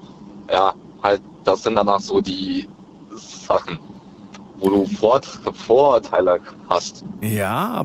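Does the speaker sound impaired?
Yes: stuttering, mild; present in school years; stuttering currently not so severe; varies in phases, worse face to face and with someone liked, phone no problem, relaxation irrelevant; here repeated sounds.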